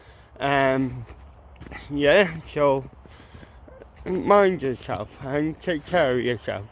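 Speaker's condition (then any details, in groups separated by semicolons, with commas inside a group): Cerebral palsy; mild, ataxic type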